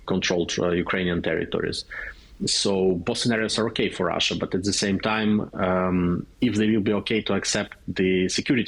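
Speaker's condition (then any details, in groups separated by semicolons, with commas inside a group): No condition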